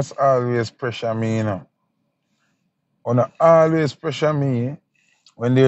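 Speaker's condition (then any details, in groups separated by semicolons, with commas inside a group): No condition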